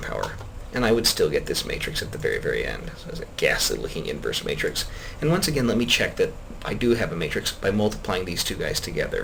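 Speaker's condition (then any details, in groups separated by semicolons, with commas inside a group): No condition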